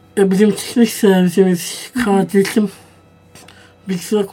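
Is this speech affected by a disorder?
Yes: Down syndrome.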